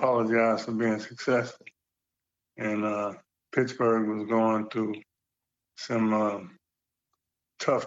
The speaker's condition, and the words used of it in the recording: Parkinson's disease. I got Parkinson's, so I kind of stutter a little bit.